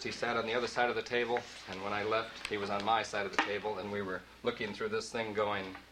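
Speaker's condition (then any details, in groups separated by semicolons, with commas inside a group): No condition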